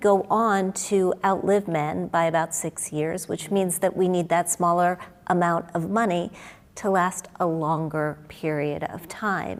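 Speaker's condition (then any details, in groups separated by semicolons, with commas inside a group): No condition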